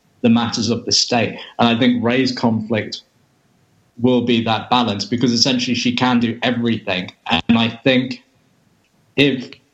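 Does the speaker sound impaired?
No.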